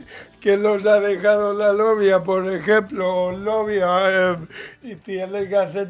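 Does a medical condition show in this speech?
Yes: cerebral palsy, mild.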